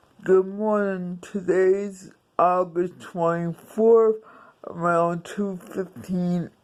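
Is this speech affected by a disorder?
Yes: cerebral palsy.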